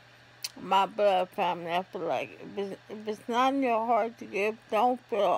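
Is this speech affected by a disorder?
Yes: ALS.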